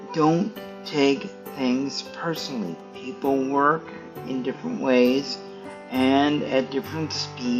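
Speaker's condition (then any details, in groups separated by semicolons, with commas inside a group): Cerebral palsy; stiff muscles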